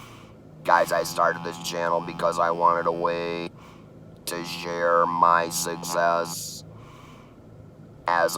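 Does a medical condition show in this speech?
Yes: laryngectomy after laryngeal cancer, voice prosthesis.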